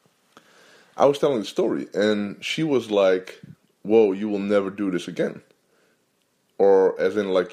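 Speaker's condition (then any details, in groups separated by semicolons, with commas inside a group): No condition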